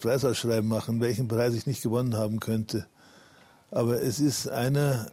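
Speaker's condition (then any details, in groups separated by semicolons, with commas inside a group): Parkinson's disease; not trembling during interview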